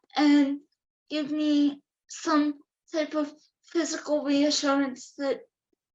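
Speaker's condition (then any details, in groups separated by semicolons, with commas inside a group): Cerebral palsy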